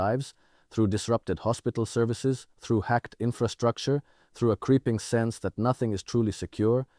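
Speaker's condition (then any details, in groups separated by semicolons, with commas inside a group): No condition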